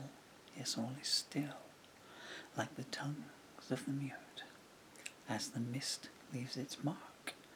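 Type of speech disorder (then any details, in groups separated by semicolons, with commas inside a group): Bulbar dysarthria; progressive bulbar palsy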